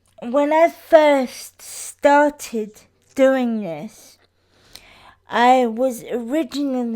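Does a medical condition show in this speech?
Yes: cerebral palsy.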